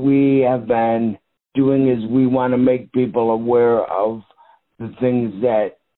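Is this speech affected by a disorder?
Yes: cerebral palsy.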